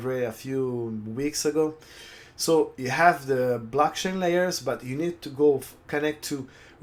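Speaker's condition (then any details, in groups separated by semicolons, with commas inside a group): No condition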